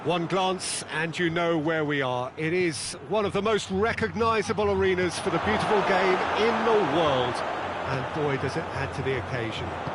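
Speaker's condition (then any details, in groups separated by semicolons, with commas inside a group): No condition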